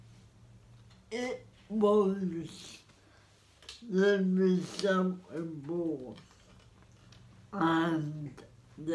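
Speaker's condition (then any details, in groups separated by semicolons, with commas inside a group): Cerebral palsy; spastic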